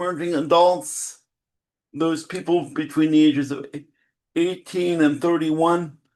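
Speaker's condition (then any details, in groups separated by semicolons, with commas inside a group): Cerebral palsy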